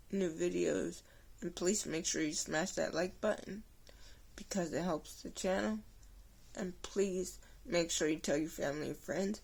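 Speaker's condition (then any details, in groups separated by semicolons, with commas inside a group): Cerebral palsy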